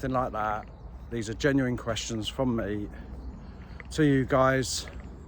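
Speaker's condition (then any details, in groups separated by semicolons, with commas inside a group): No condition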